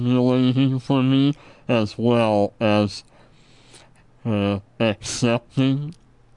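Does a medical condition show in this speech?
Yes: Treacher Collins syndrome; congenital genetic, no ears or ear canals, no eye sockets or cheekbones, jaw deformities, cleft palate; about 30 surgeries reconstructing whole facial skeleton, bone conduction hearing aids, hears through bones.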